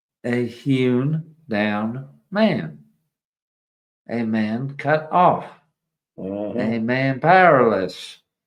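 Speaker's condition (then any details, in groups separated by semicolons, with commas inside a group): ALS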